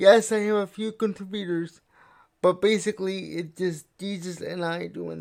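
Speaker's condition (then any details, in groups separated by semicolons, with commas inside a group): Cerebral palsy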